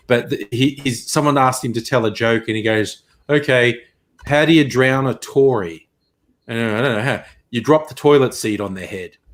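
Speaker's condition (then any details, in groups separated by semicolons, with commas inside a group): No condition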